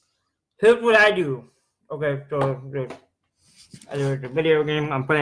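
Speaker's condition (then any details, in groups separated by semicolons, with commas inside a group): Cerebral palsy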